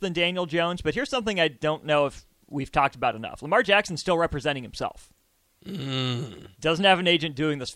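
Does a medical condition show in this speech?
No.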